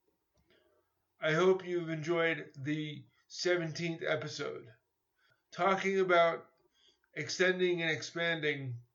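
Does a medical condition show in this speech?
Yes: cerebral palsy; uses crutches for walking, managed with exercises, physical therapy, daily routines.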